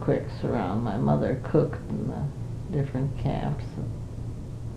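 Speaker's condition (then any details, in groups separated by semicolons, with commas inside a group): Parkinson's disease; 5 years since onset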